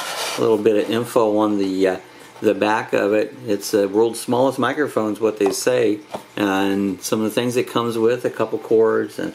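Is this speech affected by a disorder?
No.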